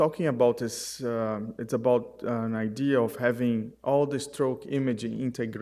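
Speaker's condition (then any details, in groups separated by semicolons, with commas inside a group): No condition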